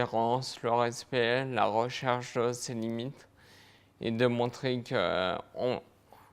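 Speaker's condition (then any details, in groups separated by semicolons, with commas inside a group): Multiple sclerosis; fatigue, lower limbs affected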